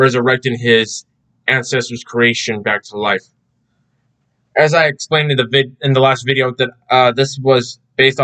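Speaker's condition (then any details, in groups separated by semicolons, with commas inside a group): No condition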